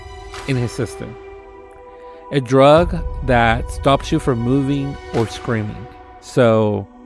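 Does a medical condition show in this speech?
No.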